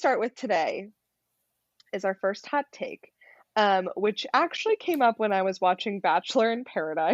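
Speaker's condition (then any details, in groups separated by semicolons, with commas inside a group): No condition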